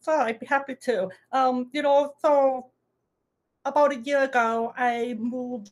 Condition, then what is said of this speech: Deafness. Treats me as less than because I have this accent and this hearing aid, I'm able to breathe a little bit more.